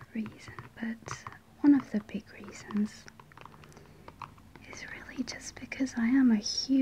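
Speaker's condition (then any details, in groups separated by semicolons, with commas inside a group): No condition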